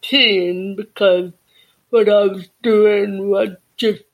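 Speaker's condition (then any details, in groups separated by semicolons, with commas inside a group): Deafness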